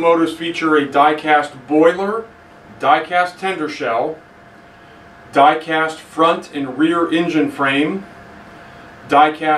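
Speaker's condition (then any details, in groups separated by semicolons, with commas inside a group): No condition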